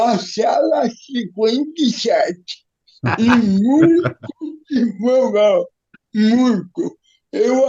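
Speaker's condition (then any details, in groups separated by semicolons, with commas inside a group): Cerebral palsy; physical disability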